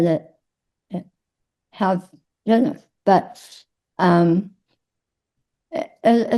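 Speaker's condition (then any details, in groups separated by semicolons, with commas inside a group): Tongue cancer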